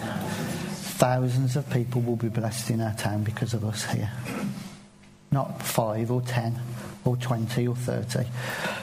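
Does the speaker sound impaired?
No.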